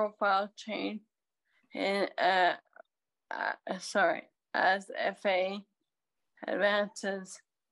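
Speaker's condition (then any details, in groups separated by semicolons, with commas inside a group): Friedreich's ataxia; diagnosed 15 years ago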